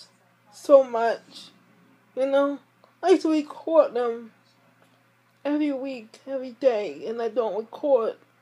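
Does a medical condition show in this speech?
Yes: speech impairment.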